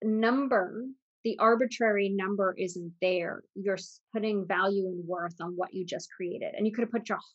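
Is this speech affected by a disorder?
No.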